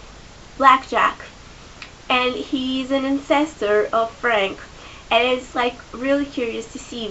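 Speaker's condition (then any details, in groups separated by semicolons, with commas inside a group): No condition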